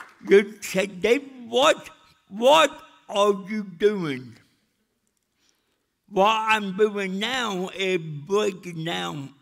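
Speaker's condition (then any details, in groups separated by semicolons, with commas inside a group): Cerebral palsy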